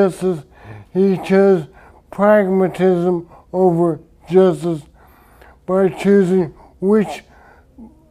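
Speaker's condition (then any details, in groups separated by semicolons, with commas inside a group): Traumatic brain injury; speech affected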